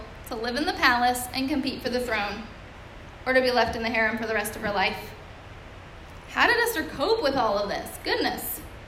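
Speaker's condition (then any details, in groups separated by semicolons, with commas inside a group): No condition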